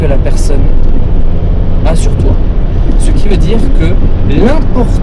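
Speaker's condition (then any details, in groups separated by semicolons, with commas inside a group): No condition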